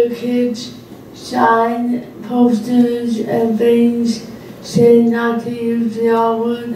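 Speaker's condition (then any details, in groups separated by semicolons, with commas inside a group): Cerebral palsy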